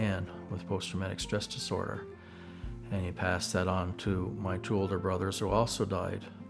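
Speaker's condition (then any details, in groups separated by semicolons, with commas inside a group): No condition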